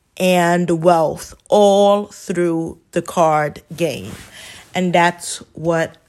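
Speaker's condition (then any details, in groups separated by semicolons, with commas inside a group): Stuttering; stumbles on words, may ramble; prolonged sounds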